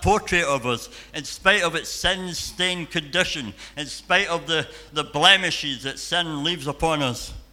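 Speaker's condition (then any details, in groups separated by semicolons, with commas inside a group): Cleft palate and cleft lip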